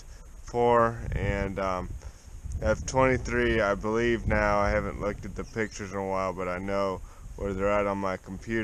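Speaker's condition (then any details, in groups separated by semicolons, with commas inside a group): Cerebral palsy; spastic, affects walking and legs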